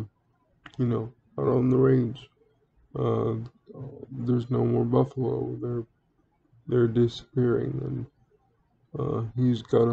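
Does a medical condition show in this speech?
Yes: cerebral palsy; speaks relatively well.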